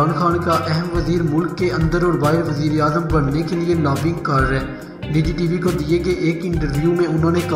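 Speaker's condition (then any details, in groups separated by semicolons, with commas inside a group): No condition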